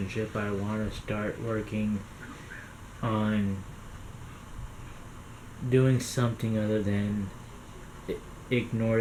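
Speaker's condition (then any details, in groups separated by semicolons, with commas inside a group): Cerebral palsy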